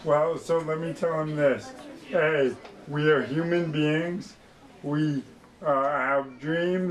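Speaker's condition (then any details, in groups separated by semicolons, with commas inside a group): ALS; voice less melodious than before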